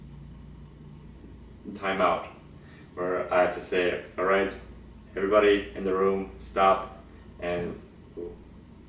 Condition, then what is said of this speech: Stuttering. Also when I sing, I'm also completely fluent. So if I talk like I'm singing, I can speak completely fluently without any, you know.